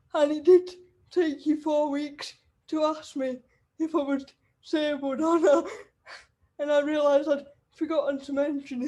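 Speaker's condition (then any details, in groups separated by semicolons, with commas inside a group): Cerebral palsy; wheelchair user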